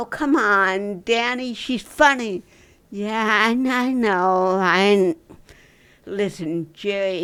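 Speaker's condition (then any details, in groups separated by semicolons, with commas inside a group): Cerebral palsy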